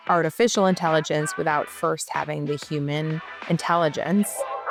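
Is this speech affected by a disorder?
No.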